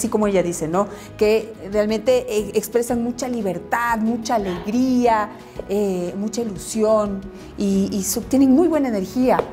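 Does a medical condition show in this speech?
No.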